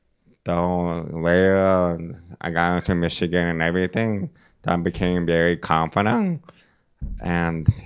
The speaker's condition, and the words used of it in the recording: Deafness. So she still can talk and speak, but not as well as I do.